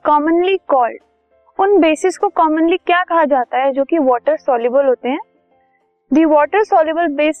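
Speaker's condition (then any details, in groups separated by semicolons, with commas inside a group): No condition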